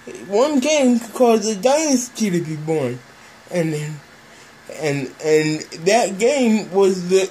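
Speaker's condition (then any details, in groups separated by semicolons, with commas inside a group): Cerebral palsy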